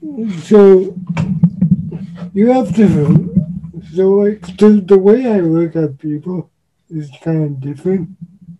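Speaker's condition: Cerebral palsy; uses wheelchair

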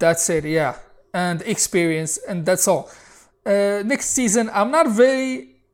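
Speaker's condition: No condition

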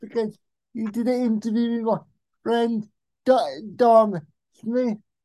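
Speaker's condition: Cerebral palsy; expected non-verbal

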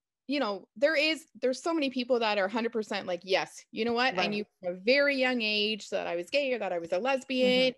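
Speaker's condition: No condition

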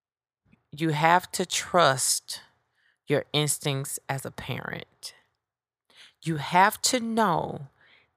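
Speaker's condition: No condition

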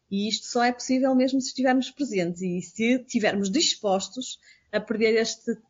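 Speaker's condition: No condition

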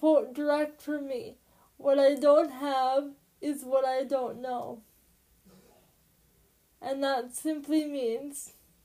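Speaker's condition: Cerebral palsy; since birth

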